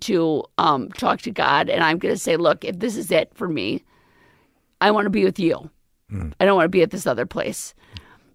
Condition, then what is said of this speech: Vocal cord paralysis. So what you hear now is temporary, but...